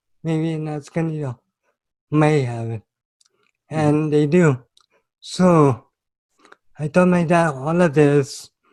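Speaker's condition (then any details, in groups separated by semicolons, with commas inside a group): Cerebral palsy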